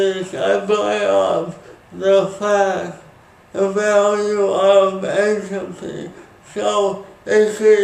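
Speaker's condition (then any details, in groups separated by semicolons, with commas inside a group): Speech impairment after birth surgery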